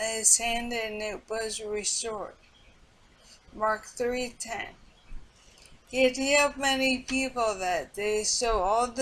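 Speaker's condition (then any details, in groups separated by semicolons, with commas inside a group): Multiple sclerosis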